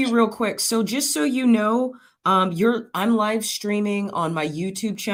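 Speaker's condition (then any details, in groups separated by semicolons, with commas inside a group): No condition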